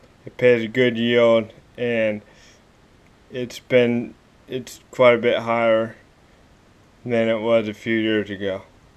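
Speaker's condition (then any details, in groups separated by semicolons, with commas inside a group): Cerebral palsy, spastic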